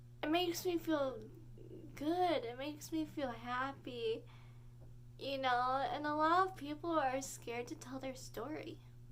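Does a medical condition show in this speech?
Yes: cerebral palsy.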